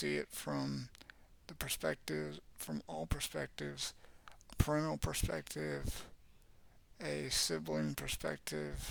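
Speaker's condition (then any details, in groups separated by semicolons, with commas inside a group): Cerebral palsy; has had speech therapy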